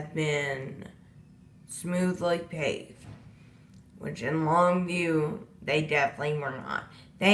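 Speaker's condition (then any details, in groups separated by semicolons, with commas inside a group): Disability causing slurred speech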